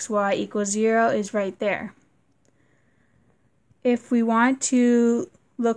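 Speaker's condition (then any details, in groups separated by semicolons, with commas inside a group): No condition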